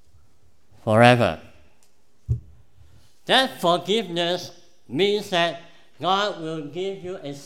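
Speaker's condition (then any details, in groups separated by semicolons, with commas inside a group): Cleft palate; congenital cleft palate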